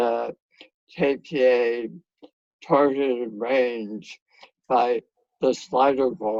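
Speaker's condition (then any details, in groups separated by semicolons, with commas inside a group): Head and neck cancer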